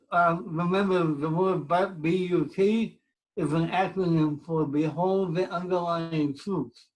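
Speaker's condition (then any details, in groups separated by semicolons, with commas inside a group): Cerebral palsy; speech impediment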